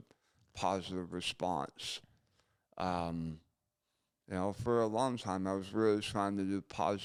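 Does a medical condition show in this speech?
Yes: gunshot injury to chin; speech much improved, may still be hard to understand.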